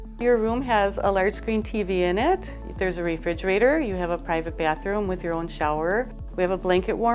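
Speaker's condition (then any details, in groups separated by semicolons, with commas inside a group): No condition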